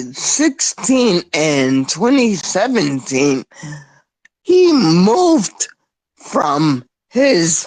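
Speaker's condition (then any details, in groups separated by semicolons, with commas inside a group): Spinocerebellar ataxia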